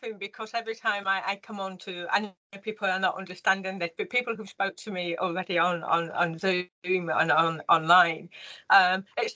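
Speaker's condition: Profound deafness, congenital; delayed speech development, mother taught tongue and mouth placement by feeling buzzing, speech good but sounds short-tongued

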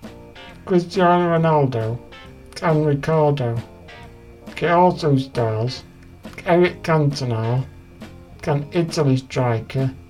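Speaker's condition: Duchenne muscular dystrophy; diagnosed at age 5

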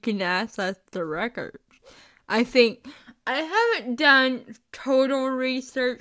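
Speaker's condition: Cerebral palsy; recent health issues

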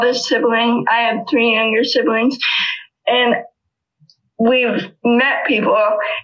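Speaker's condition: Spastic cerebral palsy; walker since age 3

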